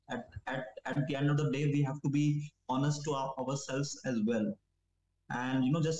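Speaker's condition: Stammering; began around age 10, linked to drinking, violent, abusive father at home; no speech therapy, no fluency techniques used; very few stutters in interview, stutter hardly observed, improving, used to stammer more in English; repeated sounds, prolonged sounds

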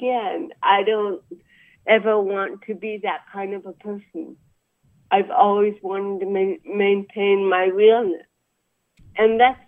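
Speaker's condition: Cerebral palsy; deaf, ungraceful movement, very slow handwriting, past spinal cord surgery, walking poor afterward

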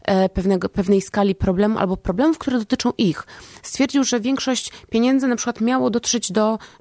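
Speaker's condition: No condition

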